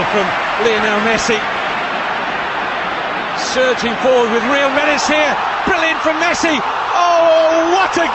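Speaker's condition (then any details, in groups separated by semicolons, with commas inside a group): No condition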